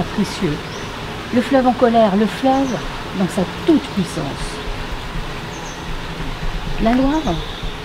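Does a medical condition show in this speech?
No.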